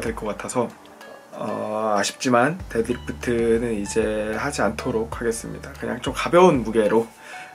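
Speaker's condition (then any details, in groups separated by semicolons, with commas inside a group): No condition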